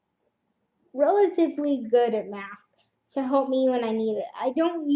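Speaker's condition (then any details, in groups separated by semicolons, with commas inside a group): Cerebral palsy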